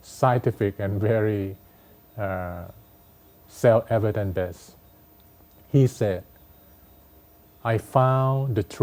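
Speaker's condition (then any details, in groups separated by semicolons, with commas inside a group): No condition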